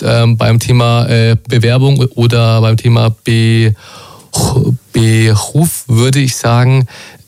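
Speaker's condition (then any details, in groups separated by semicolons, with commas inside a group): Stuttering; stuttering since childhood; repeated sounds, blocks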